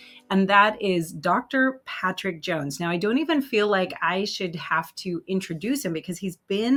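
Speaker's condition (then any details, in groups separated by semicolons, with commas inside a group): No condition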